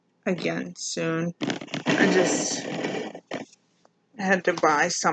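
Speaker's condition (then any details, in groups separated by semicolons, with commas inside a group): Mild cerebral palsy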